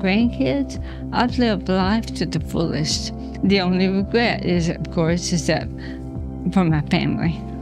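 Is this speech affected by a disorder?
Yes: ALS; voice problems began 3 years ago, worsening; voice problems, cannot sing, lacks energy.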